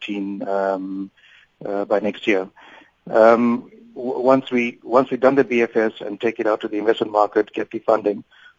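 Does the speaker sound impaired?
No.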